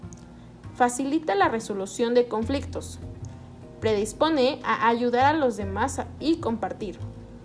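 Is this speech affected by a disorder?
No.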